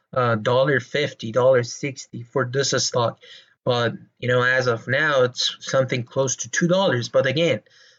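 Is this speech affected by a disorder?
No.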